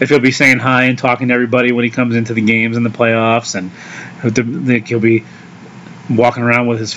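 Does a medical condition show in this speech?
No.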